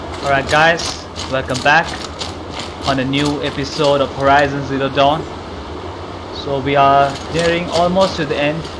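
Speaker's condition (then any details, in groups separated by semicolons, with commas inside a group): No condition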